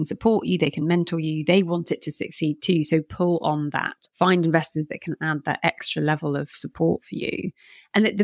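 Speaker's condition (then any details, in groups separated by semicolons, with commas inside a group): No condition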